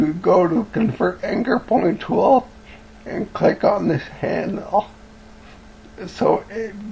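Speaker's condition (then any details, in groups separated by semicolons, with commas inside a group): Cerebellar ataxia from brain tumour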